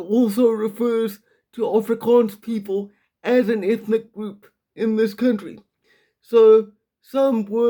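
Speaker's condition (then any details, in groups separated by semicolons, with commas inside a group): Quadriplegic cerebral palsy, severe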